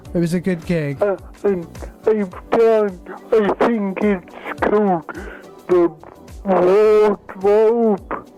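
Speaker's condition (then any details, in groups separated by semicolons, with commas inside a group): Cerebral palsy; wheelchair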